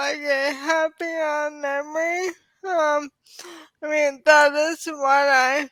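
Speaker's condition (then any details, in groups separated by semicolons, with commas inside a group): ALS; diagnosed in early 30s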